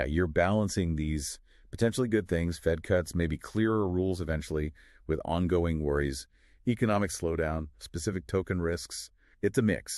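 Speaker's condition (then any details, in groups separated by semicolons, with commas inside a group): No condition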